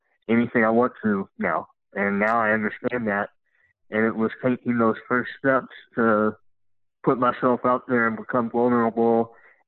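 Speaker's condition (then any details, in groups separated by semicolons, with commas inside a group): Cleft lip and palate; congenital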